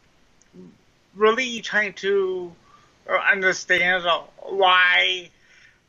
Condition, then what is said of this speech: Cerebral palsy. First of all, I want to apologize to my listeners for sounding like a drive-thru speaker box from Wendy's.